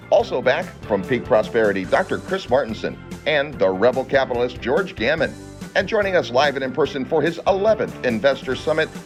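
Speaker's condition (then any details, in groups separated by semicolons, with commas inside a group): No condition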